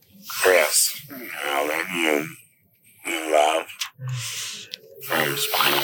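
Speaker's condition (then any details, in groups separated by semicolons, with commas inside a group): Laryngectomy; 6.5 days intensive care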